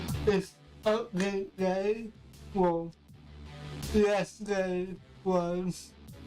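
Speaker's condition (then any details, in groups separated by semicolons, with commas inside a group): Cerebral palsy; affects voice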